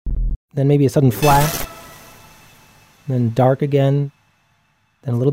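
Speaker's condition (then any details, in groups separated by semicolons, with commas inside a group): No condition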